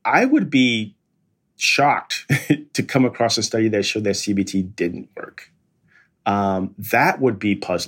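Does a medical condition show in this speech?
No.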